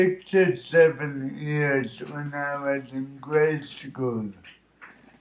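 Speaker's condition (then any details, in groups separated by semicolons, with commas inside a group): Cerebral palsy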